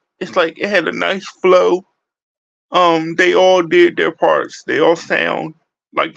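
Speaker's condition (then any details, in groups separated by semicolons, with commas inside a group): Cerebral palsy; speech is not the best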